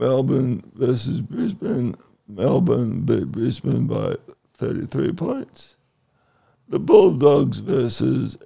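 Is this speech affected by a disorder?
Yes: cerebral palsy; second COVID vaccine dose, Pfizer chosen on doctor's advice over AstraZeneca due to blood clot risk.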